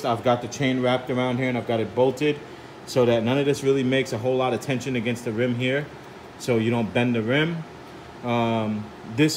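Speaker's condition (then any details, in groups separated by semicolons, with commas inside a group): No condition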